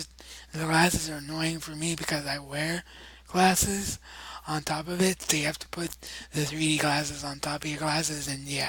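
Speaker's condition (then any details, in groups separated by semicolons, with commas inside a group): Cerebral palsy; wheelchair bound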